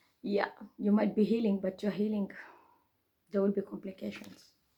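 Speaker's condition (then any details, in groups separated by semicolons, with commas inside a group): No condition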